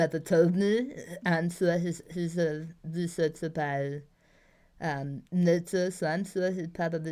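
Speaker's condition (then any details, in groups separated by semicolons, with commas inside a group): Tongue cancer surgery; tongue cancer twice, flap surgery, neck dissection, no tongue tip; post surgery, chemo, immunotherapy, radiation, tongue tethered, oral prosthesis; speech greatly impaired, improved with exercises, tongue barely moves, swallowing rehab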